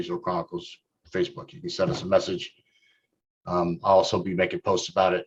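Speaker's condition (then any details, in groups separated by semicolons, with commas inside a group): No condition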